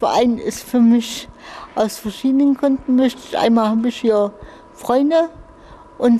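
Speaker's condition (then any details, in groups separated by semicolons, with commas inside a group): Infantile cerebral palsy; spastic infantile cerebral palsy, childhood brain damage since birth, cramping, limitations in all areas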